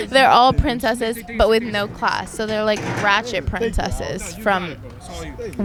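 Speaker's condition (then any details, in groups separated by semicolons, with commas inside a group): No condition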